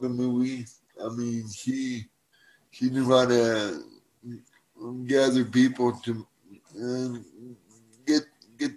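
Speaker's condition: Cerebral palsy; spastic type, uses wheelchair for mobility

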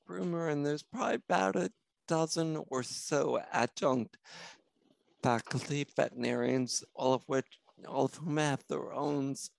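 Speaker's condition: Spinocerebellar ataxia; symptoms for over 40 years

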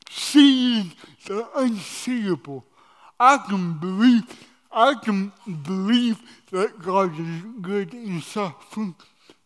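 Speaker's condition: Cerebral palsy

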